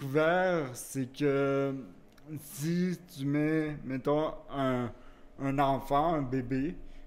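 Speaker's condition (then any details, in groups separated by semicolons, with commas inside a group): Cerebral palsy; wheelchair use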